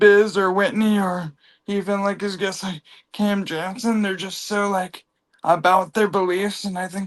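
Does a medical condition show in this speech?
Yes: cerebral palsy; from birth.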